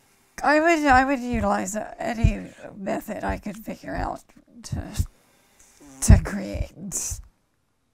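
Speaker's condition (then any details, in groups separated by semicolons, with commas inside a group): ALS; onset in shoulder and hands, starting left arm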